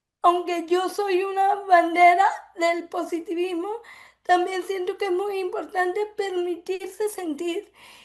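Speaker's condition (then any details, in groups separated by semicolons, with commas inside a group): Cerebral palsy; from birth; affects speech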